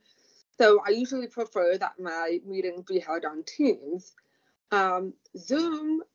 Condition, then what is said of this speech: Deafness. So I had to learn how to lip read, how to speak again, and how to walk again.